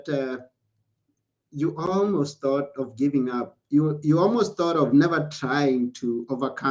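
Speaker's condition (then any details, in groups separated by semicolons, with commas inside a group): No condition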